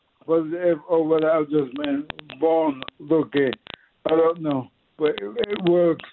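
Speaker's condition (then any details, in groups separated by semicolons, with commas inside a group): Motor neuron disease; diagnosed about 3 years ago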